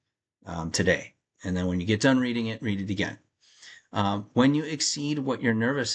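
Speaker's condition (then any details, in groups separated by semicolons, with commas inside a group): No condition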